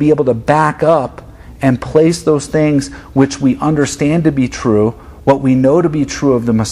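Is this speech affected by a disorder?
No.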